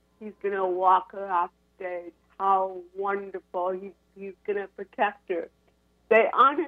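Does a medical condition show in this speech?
Yes: cerebral palsy; from infancy, diagnosed at UCLA, spinal cord surgery C1 to C7, titanium neck limits looking up; ongoing Botox for chronic pain, constant uncontrollable brain signals against spinal hardware.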